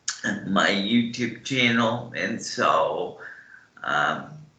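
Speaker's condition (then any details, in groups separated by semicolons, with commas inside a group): Cerebral palsy; morning medication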